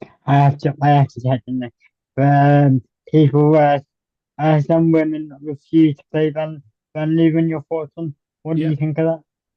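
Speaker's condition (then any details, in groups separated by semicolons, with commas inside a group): Cerebral palsy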